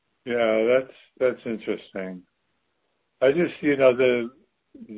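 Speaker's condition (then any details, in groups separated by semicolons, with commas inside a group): Parkinson's disease; carbidopa levodopa of little help, symptoms vary day to day, stress flares symptoms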